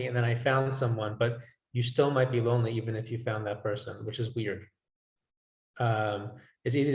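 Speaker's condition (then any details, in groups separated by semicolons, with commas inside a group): No condition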